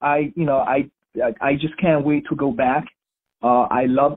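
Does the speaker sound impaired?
No.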